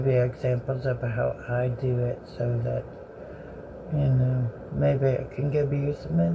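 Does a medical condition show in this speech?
Yes: Bell's palsy; severe left-sided.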